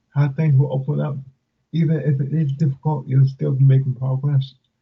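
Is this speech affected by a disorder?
Yes: cerebral palsy; from birth, affects speech, arms, legs, limited hand use.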